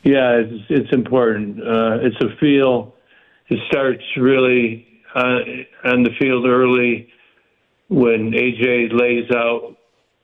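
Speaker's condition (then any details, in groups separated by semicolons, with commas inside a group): Parkinson's; stays active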